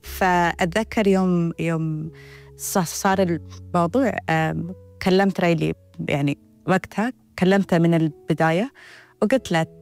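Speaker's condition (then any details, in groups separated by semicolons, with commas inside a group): Stuttering; hereditary stuttering, ongoing; repeated whole words, e.g. 'that I' said four times; repeated sounds, repeated words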